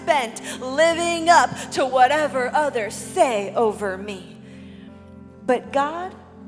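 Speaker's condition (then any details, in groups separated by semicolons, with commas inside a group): No condition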